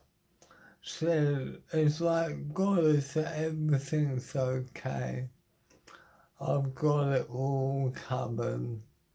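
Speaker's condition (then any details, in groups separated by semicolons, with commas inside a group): Motor neuron disease; terminal; body failing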